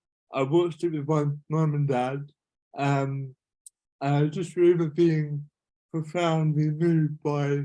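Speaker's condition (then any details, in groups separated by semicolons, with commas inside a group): Cerebral palsy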